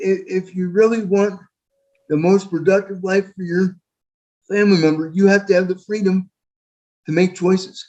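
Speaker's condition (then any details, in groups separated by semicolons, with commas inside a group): Quadriplegic cerebral palsy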